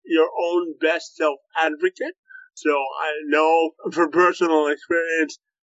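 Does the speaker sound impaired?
Yes: cerebral palsy, spastic quadriplegia.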